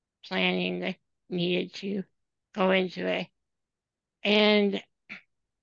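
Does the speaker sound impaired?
Yes: spinal muscular atrophy; from birth, genetic, motorized wheelchair user whole life, depends on caregivers.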